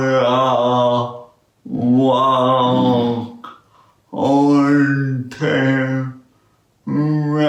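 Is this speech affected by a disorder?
Yes: traumatic brain injury; speech impairment.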